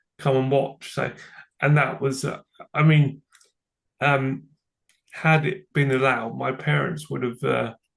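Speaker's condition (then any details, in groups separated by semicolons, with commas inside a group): Cerebral palsy; from birth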